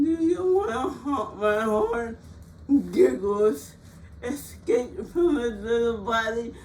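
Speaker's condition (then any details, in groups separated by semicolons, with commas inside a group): Cerebral palsy; frequent speech therapy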